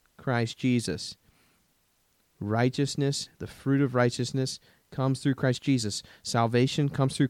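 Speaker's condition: No condition

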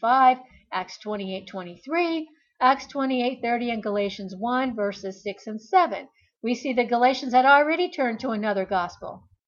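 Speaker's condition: No condition

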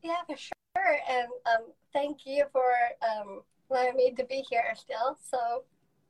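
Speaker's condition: Down syndrome; present from birth, lifelong

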